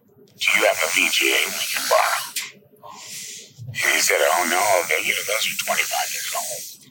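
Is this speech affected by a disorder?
Yes: laryngectomy; 6.5 days intensive care.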